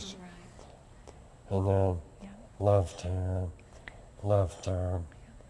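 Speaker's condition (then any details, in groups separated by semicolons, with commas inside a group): Lou Gehrig's disease; tracheostomy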